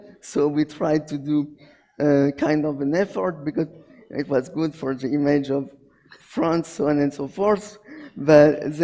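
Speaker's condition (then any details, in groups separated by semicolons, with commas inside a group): Cerebral palsy; hyperventilates without physiotherapy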